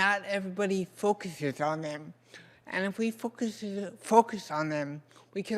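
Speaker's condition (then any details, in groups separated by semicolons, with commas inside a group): Cerebral palsy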